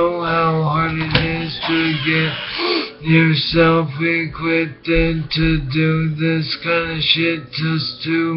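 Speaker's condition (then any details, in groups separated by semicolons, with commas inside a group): Brain injury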